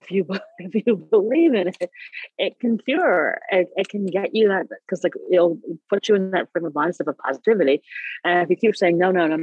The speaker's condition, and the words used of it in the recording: Stuttering. To this day, I have a stutter, but like I have